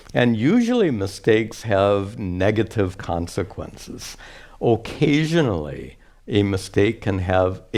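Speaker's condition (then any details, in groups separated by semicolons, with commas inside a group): No condition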